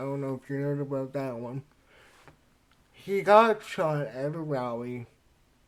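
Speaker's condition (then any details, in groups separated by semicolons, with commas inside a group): Cerebral palsy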